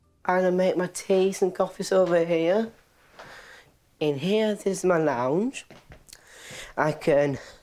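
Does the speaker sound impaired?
Yes: Down syndrome; extra chromosome, present from birth, recognized at birth before cord was cut.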